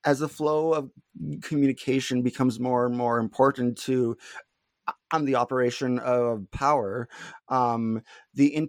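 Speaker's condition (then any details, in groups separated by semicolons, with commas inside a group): Stuttering; not stuttering much at time of recording; repeated sounds, prolonged sounds, blocks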